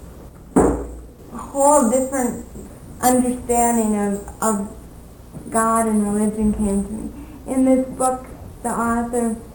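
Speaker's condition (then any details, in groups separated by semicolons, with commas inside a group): Cerebral palsy; speaks fluently with few pauses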